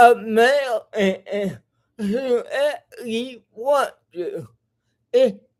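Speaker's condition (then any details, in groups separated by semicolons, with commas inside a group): Cerebral palsy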